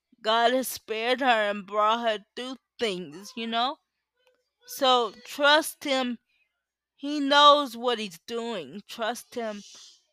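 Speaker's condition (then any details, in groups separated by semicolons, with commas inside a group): Cerebral palsy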